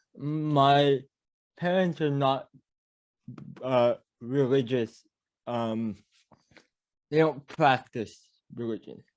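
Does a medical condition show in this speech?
Yes: cerebral palsy; mild speech impediment.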